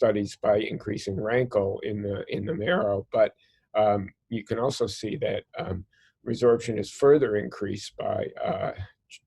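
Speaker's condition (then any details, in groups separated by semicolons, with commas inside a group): No condition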